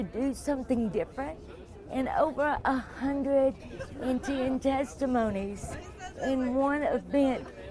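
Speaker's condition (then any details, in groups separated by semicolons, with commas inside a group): Cerebral palsy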